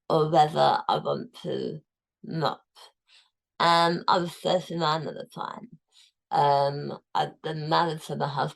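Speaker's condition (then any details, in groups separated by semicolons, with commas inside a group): Tongue cancer, tongue removed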